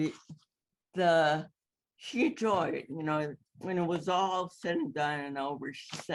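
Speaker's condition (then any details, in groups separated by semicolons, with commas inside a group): Cerebral palsy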